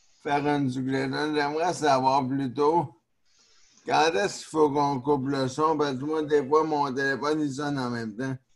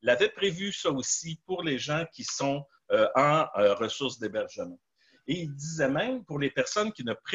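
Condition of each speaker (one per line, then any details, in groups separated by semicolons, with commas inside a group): Neonatal cerebral palsy; neonatal onset
No condition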